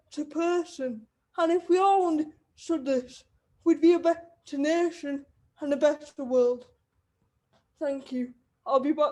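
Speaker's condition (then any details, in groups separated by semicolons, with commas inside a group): Cerebral palsy; wheelchair user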